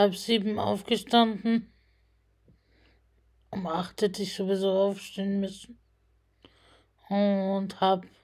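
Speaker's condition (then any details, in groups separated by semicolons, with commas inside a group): Spasticity from birth; multiple sclerosis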